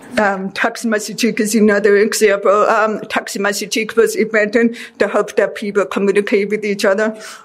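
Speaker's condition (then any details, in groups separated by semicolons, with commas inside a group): Deafness; deaf since childhood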